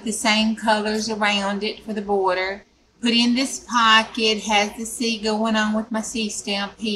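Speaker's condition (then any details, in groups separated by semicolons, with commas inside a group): No condition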